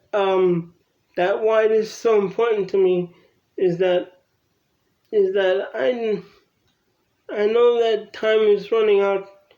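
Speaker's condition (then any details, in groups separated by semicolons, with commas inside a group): Cerebral palsy; from birth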